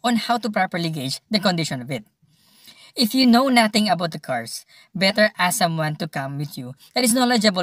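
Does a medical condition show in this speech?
No.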